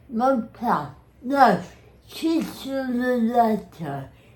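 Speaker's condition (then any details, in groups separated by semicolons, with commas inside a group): Cerebral palsy; spastic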